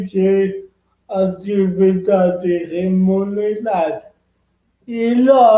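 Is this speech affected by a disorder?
Yes: cerebral palsy; present from birth.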